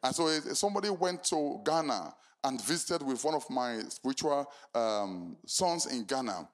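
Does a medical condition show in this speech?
No.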